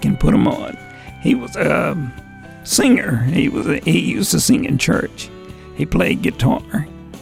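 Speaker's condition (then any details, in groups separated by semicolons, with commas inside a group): Vocal dysphonia; voice lost 25 years ago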